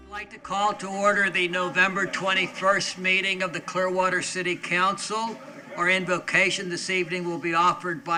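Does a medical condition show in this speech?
No.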